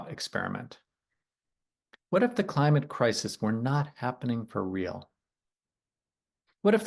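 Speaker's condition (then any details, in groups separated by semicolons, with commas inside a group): No condition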